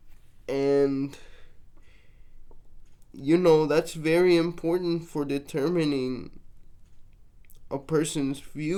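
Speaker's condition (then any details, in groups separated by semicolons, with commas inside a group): Cerebral palsy, mixed, mild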